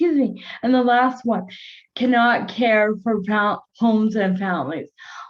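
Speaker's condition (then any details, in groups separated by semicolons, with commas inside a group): Cerebral palsy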